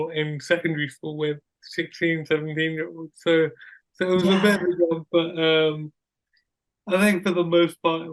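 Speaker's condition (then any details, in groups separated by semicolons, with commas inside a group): Cerebral palsy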